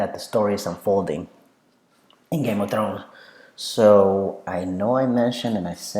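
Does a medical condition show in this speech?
No.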